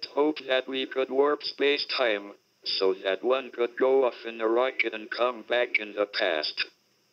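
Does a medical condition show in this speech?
Yes: motor neuron disease (ALS), through a speech-generating device; diagnosed during phd at cambridge university, progressive weakness, muscle wastage, walking difficulty; body hardly works at all, causing discomfort.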